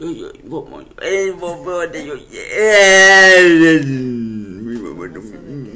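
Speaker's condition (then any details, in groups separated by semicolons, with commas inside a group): Cerebral palsy; speech affected by condition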